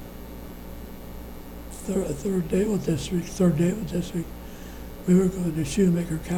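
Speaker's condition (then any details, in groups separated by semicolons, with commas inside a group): Parkinson's disease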